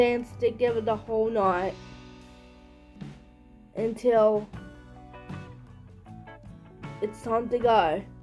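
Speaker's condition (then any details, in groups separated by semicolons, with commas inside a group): Cerebral palsy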